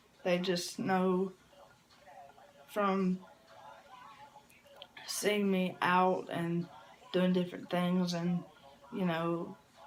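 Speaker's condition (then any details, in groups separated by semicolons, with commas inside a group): Cerebral palsy; from birth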